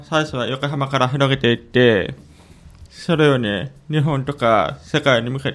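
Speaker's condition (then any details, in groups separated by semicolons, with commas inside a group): Hearing impairment, grade 2; congenital hearing impairment, lip reading, hard-of-hearing class in elementary school; communicates by spoken language, not sign language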